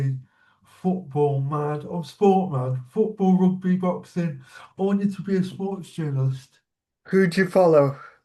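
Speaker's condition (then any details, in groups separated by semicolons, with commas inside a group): Cerebral palsy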